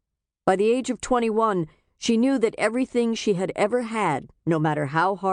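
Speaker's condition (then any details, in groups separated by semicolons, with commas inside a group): No condition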